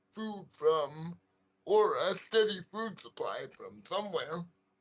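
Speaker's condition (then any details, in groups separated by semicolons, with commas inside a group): Cerebral palsy; right side weaker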